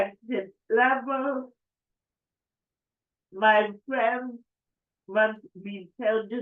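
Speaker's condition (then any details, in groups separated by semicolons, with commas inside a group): Cerebral palsy; affects speech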